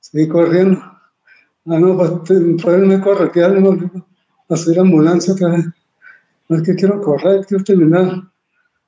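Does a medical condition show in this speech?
Yes: Parkinson's disease; 23 years since onset.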